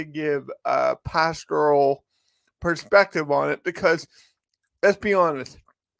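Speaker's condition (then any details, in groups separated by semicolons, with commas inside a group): Cerebral palsy; from birth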